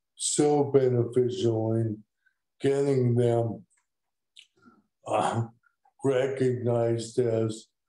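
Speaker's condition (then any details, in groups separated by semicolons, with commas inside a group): ALS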